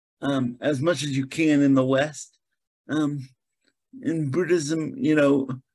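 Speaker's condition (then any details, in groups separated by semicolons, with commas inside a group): Cerebral palsy; mainly lower limbs affected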